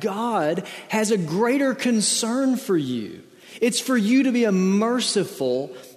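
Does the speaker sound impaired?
No.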